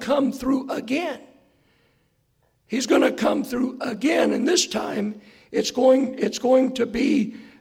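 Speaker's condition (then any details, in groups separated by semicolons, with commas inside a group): Hoarseness after vocal cord surgery; sought second opinion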